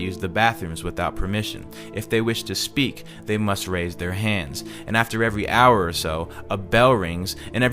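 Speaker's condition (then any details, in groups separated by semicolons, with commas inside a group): No condition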